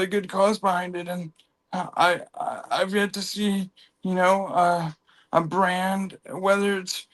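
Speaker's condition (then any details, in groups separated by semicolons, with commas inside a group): Cerebral palsy; from birth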